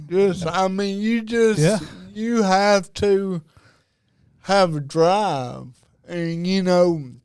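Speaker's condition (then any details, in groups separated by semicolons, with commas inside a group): Cerebral palsy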